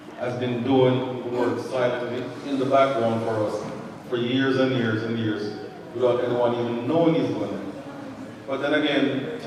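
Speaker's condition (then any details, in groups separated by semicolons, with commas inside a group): No condition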